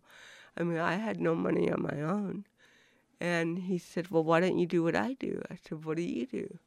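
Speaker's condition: Cerebral palsy; titanium neck

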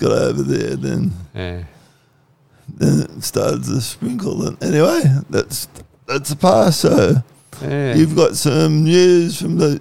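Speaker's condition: Cerebral palsy; once cold stays cold

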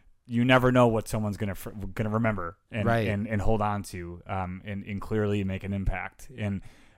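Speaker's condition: No condition

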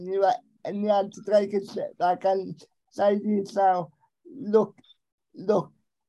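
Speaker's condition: Cerebral palsy; right hand basically useless

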